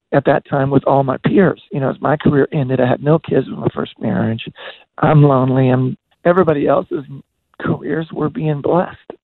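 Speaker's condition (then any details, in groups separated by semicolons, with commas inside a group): Voice disorder; couldn't sing or talk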